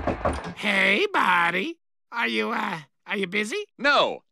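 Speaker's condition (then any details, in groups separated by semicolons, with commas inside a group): No condition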